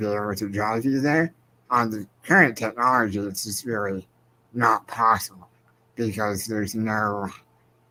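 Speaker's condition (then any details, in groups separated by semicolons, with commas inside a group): Spinal muscular atrophy; progressive, wheelchair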